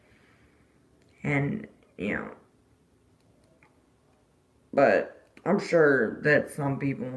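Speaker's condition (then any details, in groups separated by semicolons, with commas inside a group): Disability causing slurred speech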